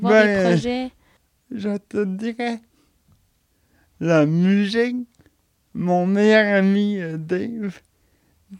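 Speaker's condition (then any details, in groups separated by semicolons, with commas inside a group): Cerebral palsy; age 31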